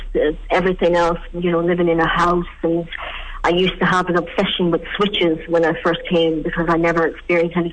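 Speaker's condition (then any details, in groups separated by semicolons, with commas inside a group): Cleft palate; congenital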